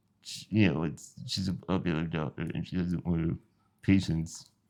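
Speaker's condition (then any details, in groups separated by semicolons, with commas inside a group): Spinal muscular atrophy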